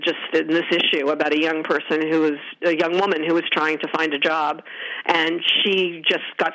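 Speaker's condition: No condition

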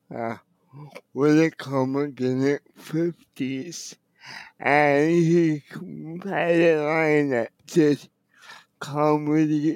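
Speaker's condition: Cerebral palsy; speech affected by cerebral palsy, others worried listeners would not understand

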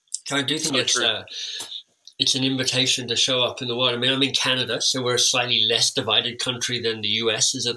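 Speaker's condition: Cleft lip and palate; orthodontic treatment

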